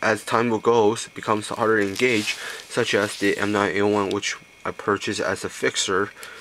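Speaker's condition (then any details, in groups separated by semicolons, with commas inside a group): No condition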